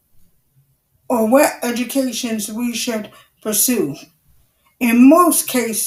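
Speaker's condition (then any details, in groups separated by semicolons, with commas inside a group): Cerebral palsy; wheelchair user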